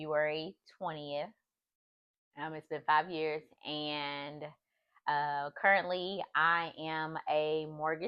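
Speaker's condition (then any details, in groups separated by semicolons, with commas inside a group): No condition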